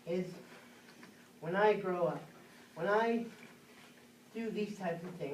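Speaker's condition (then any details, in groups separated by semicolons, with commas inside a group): Cerebral palsy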